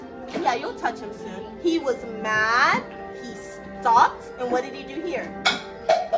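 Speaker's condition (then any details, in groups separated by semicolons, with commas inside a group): No condition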